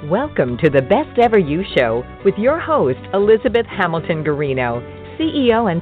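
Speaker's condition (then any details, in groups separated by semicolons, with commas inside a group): No condition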